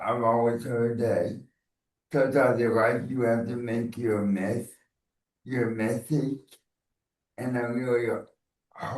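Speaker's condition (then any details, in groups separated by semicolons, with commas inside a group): Cerebral palsy; present from birth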